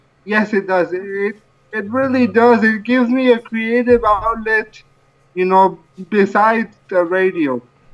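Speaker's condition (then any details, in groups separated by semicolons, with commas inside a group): Cerebral palsy; from birth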